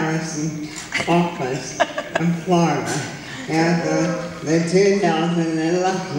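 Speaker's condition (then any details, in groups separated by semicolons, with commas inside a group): ALS; long-term survivor, progression reportedly stopped with cannabis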